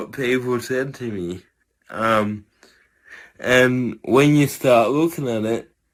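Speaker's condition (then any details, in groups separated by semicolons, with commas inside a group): Cerebral palsy; from birth, tight muscles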